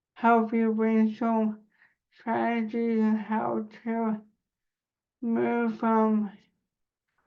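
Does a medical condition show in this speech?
Yes: cerebral palsy; spasticity.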